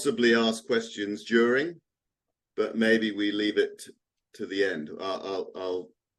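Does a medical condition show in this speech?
No.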